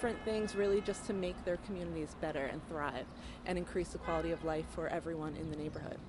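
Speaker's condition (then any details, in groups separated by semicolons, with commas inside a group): No condition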